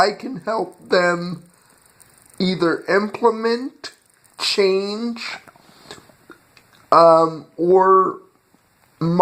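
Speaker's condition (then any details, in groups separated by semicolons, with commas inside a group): Cerebral palsy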